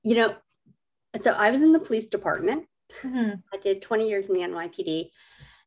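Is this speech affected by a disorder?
Yes: cleft lip and palate; congenital cleft lip and palate, 25 surgeries; adult.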